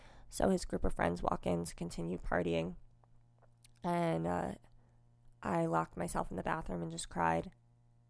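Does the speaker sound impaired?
Yes: cleft lip and palate, unilateral.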